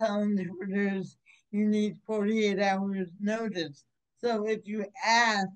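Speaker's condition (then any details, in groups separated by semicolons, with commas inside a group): Cerebral palsy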